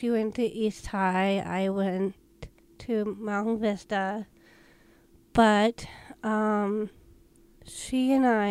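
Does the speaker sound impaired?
Yes: Down syndrome.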